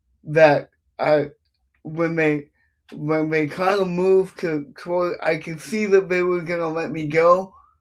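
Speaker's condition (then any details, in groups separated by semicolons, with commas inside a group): Cerebral palsy; affects speech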